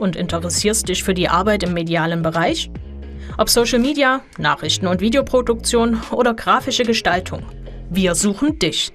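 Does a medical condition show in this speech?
No.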